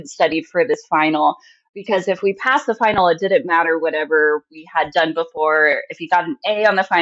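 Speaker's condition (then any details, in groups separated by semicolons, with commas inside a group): No condition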